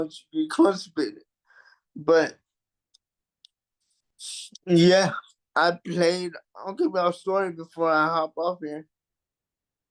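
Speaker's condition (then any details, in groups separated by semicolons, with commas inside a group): Cerebral palsy; mild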